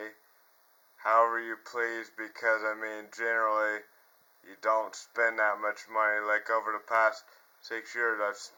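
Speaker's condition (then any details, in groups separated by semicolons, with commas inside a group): Cerebral palsy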